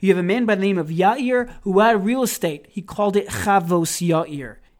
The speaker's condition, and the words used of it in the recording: No condition.